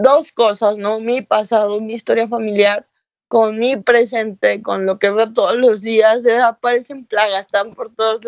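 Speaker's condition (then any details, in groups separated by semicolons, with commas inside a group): Cerebral palsy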